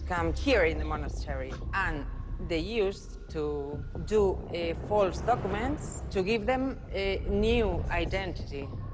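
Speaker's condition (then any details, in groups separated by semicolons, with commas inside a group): No condition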